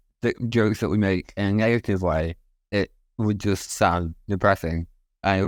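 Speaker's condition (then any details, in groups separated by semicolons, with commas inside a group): Spinal muscular atrophy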